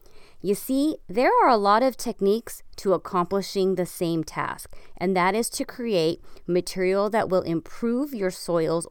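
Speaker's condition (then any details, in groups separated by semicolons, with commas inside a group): No condition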